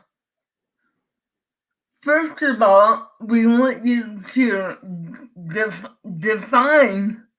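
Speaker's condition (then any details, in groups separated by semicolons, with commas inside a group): Cerebral palsy; from birth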